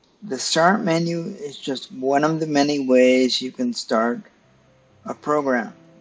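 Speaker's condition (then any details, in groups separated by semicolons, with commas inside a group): Cerebral palsy; stiff muscles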